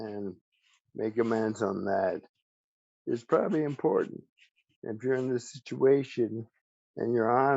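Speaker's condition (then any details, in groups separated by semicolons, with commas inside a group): ALS; speech still preserved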